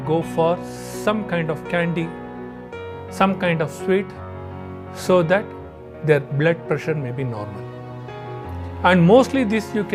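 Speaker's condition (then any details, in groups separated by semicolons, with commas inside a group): No condition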